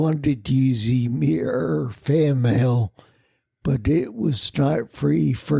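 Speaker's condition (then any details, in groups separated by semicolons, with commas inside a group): Spinocerebellar ataxia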